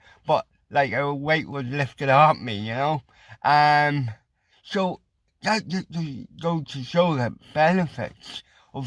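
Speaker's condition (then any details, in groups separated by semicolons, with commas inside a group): Cerebral palsy; mild, ataxic type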